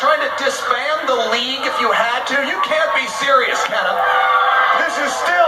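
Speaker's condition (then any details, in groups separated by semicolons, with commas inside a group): No condition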